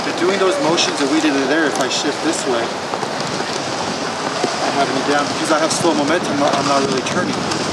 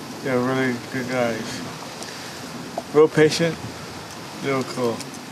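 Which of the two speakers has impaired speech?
The second: cerebral palsy.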